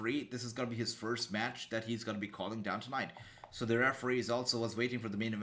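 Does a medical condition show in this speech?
No.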